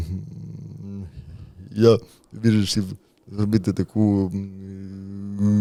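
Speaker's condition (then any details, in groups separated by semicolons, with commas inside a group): Cerebral palsy; affects movement and walking, muscle surgery; walks 10-15 km daily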